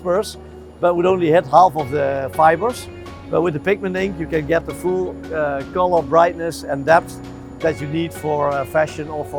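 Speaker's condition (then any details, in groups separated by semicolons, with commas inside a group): No condition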